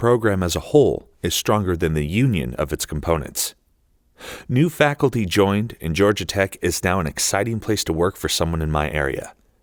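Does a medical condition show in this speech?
No.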